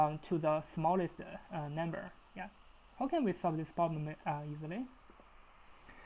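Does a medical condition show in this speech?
No.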